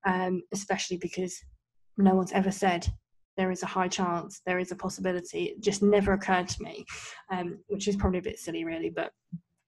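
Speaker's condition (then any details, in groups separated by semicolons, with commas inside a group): Cleft lip and palate; congenital cleft, born with cleft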